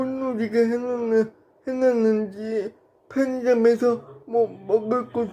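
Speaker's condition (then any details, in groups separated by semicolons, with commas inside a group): Brain lesion disability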